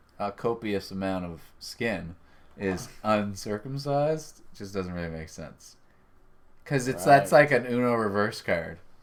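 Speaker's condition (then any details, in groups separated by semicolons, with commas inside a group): No condition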